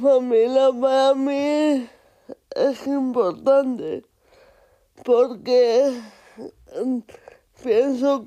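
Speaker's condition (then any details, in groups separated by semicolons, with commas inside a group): Cerebral palsy; Fundación Aspace Zaragoza project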